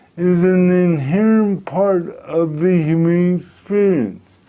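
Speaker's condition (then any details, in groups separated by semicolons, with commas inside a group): Cerebral palsy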